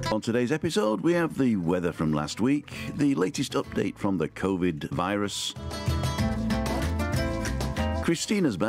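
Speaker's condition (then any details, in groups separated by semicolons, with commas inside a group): No condition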